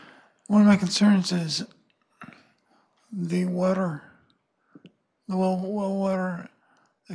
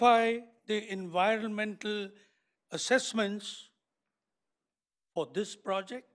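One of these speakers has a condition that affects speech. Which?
The first: Parkinson's; may be hard to understand, needs repetition by another.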